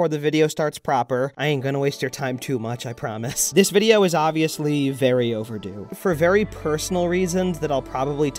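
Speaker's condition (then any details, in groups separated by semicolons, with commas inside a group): No condition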